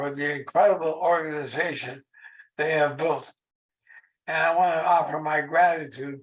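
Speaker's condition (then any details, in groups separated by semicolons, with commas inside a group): ALS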